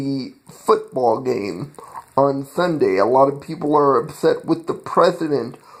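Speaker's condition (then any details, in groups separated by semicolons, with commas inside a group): Cerebral palsy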